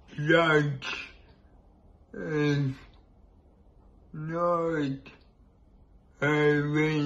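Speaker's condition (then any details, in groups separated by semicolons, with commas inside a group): Cerebral palsy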